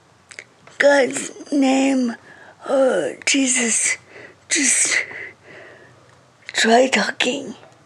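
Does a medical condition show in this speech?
Yes: cerebral palsy; wheelchair user, affects reading, speech and more; uses iPad text-to-speech to read passages aloud; reading very slow.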